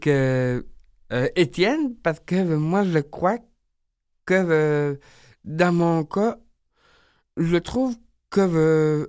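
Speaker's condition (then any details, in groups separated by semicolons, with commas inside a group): Down syndrome; age 30; described as very talkative, at ease and eager to speak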